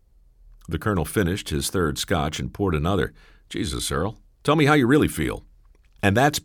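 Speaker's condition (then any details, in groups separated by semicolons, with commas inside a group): No condition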